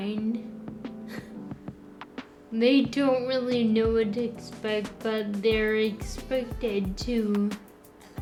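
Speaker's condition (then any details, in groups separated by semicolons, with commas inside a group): Friedreich's ataxia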